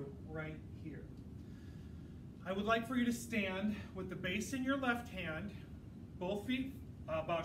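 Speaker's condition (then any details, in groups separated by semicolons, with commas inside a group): No condition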